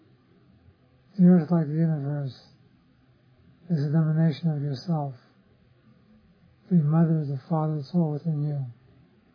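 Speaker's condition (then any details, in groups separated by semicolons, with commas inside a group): Parkinson's disease; others offer remedies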